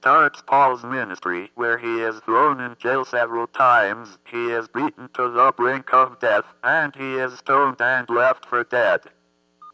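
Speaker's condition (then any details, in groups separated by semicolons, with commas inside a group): Athetoid cerebral palsy; communication box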